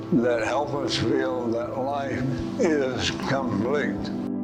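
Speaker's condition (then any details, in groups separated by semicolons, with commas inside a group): ALS; slow progression form; symptoms over 3.5 years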